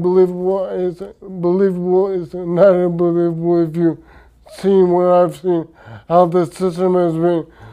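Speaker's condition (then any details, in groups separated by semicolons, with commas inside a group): Traumatic brain injury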